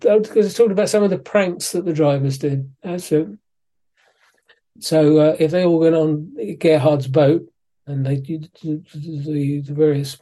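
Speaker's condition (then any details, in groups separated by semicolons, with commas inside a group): Parkinson's disease; physiotherapy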